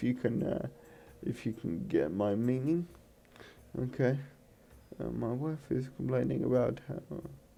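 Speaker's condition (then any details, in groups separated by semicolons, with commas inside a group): Cerebral palsy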